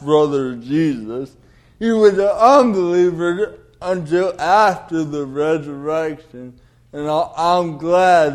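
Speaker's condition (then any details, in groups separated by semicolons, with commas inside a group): Cerebral palsy; cord around neck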